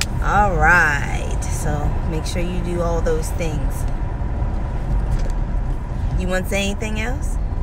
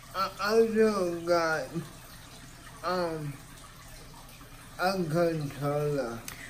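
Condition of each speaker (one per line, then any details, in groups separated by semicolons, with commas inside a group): No condition
Cerebral palsy; age 17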